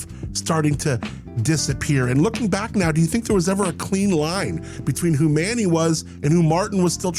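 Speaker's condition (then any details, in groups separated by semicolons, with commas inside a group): No condition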